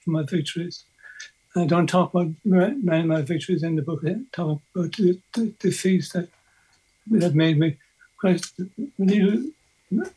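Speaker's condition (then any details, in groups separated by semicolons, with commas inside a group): Early onset Parkinson's disease; progressive, diagnosed at 48, DBS two brain leads, chest impulse generator, 3.3 milliamps; voice dramatically affected by Parkinson's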